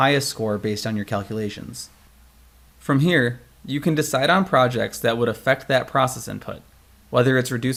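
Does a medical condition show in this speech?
No.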